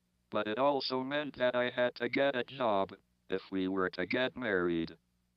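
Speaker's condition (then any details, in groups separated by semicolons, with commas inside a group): ALS, speech-generating device; motor neuron disease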